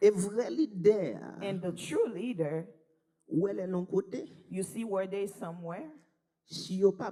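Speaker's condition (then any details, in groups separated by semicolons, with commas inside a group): No condition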